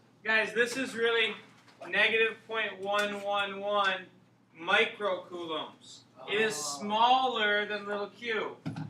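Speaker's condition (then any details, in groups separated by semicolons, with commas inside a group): No condition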